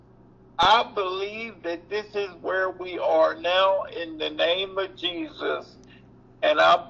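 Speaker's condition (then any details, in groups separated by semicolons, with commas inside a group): Cerebral palsy; reports being back on feet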